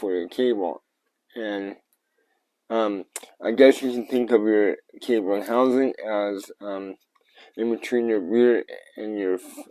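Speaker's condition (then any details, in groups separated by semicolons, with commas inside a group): Cerebral palsy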